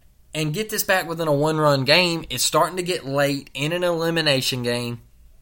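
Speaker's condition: No condition

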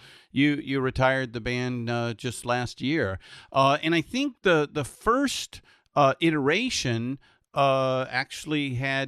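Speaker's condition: No condition

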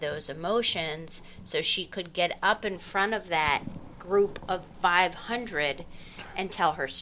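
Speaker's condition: No condition

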